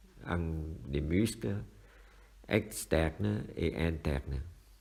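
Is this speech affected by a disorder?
No.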